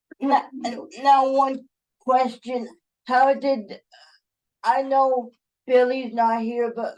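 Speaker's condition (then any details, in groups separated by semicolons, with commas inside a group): Cerebral palsy; uses wheelchair; regular medication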